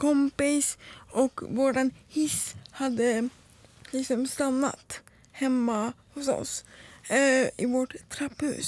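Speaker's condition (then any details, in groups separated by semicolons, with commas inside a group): Cerebral palsy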